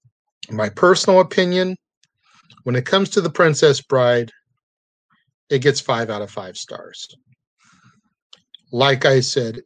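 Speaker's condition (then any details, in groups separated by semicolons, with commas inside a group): No condition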